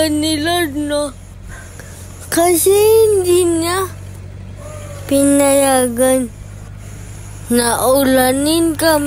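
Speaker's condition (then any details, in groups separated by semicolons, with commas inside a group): Cerebral palsy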